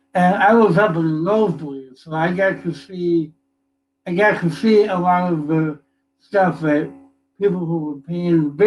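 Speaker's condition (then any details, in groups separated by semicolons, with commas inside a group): Cerebral palsy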